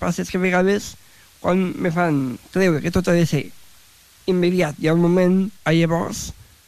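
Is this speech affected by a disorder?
Yes: Down syndrome; needs extra time to understand and process explanations; describes self as very talkative.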